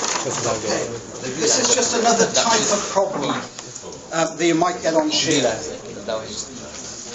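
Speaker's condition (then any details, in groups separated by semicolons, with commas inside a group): No condition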